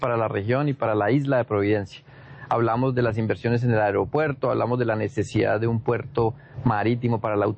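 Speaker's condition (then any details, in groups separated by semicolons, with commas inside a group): No condition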